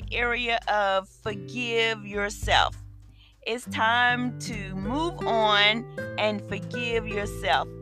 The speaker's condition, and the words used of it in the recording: None; typical speech.